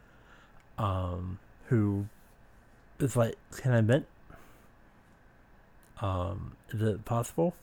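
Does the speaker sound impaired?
Yes: speech impediment.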